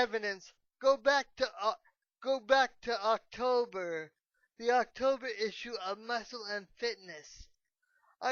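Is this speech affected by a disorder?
Yes: cerebral palsy.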